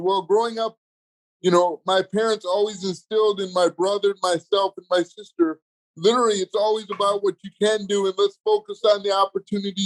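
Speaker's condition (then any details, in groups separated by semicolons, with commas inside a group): Cerebral palsy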